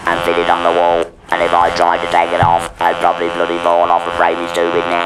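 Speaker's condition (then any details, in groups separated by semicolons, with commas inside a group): Laryngeal cancer with laryngectomy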